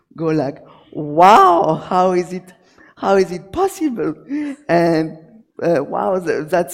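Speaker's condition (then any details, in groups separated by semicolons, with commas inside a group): Cerebral palsy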